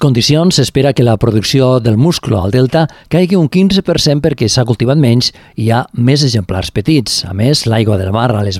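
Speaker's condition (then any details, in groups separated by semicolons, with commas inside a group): No condition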